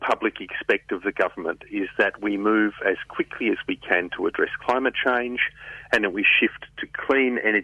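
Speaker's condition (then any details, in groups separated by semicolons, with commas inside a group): No condition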